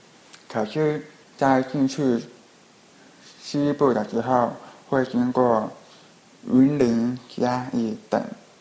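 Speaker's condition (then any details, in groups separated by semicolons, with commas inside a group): Hearing impairment; others speak too fast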